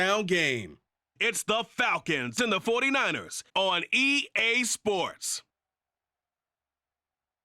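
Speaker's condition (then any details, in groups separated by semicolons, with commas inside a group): No condition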